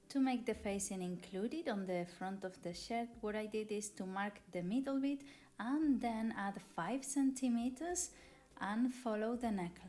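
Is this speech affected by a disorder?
No.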